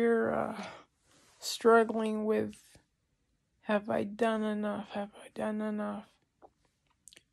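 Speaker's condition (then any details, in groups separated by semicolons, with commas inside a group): ALS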